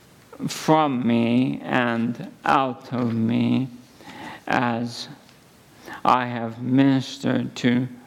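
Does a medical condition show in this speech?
Yes: ALS; under neurologist care.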